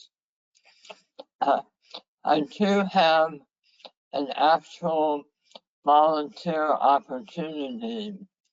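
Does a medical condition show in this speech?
Yes: head and neck cancer; severe dysphagia.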